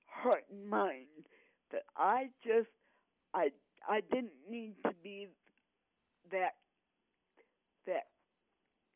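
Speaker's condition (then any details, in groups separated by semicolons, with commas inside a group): Cerebral palsy; 18 years of speech therapy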